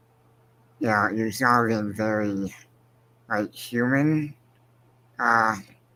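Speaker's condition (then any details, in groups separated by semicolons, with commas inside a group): Spinal muscular atrophy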